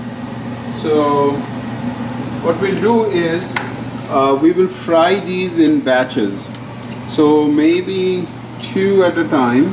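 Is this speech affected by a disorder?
No.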